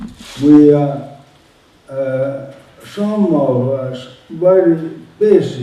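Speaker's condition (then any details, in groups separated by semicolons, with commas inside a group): Motor neuron disease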